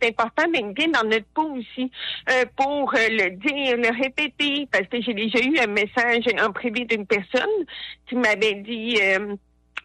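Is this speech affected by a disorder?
Yes: hard of hearing; disability not very noticeable to others.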